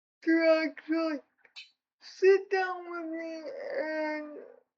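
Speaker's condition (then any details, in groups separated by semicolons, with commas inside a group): Cerebral palsy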